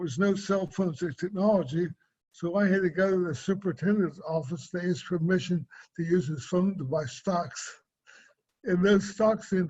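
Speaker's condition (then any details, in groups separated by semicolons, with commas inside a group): Cerebral palsy; affects speech and swallowing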